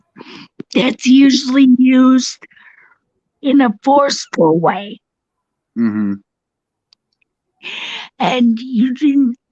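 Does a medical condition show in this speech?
Yes: cerebral palsy; tracheotomy.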